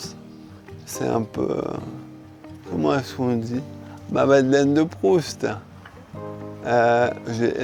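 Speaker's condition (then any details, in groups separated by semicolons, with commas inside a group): Charcot disease (ALS)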